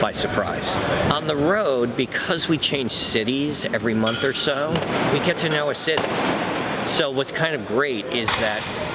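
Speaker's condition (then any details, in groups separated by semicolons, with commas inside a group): No condition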